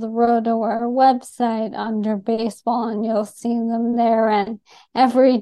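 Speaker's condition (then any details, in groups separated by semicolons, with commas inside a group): ALS; speech affected by ALS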